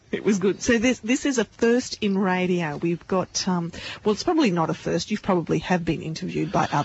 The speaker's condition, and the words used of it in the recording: No condition.